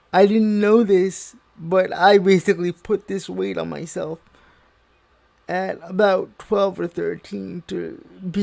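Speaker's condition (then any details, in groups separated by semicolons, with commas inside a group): Cerebral palsy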